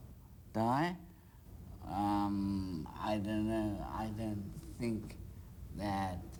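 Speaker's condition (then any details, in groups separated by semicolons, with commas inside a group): Progressive supranuclear palsy; early stage, lost piano ability, in speech therapy; trouble talking, therapy for breathing and simple phrases, tires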